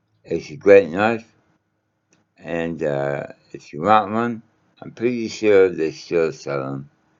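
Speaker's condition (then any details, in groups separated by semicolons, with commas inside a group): Mouth cancer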